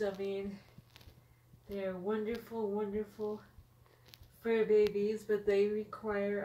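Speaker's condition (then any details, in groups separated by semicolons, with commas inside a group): Cerebral palsy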